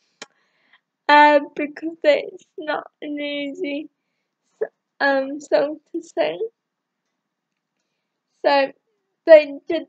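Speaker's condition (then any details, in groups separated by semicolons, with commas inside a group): Cerebral palsy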